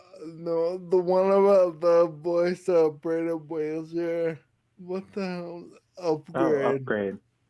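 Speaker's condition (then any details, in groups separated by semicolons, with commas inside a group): Friedreich's ataxia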